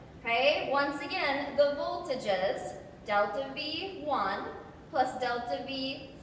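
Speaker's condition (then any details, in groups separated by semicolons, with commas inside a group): No condition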